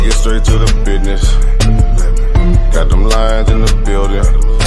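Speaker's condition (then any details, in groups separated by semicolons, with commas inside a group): No condition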